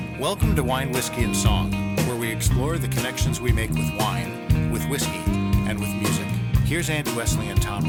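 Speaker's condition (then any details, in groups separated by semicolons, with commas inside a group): No condition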